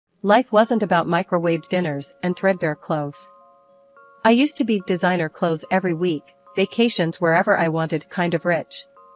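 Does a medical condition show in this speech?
No.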